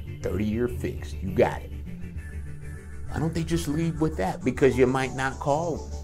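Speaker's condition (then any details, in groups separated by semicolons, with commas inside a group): No condition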